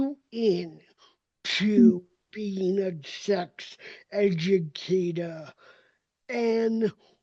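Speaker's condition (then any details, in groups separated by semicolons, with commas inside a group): Cerebral palsy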